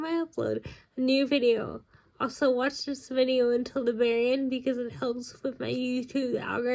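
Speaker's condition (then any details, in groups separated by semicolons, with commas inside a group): Cerebral palsy; congenital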